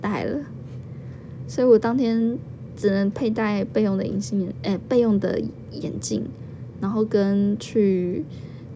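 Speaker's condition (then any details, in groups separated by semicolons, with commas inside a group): No condition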